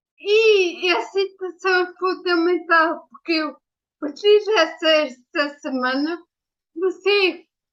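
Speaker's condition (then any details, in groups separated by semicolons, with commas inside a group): Ataxia after brain injury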